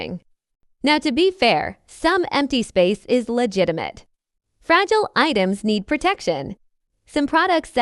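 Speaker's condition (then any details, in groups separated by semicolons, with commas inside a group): No condition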